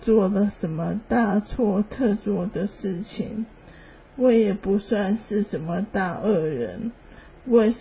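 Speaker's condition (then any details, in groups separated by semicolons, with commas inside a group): ALS; hand weakness, cannot write, type or grasp, arm muscle atrophy, cause unknown, year of immunoglobulin injections; worsening, whole-body involuntary muscle twitching, poor stamina, needs help dressing, brushing teeth, bathing; slower speech, quieter voice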